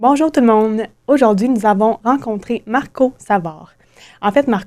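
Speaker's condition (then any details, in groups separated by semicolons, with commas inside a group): No condition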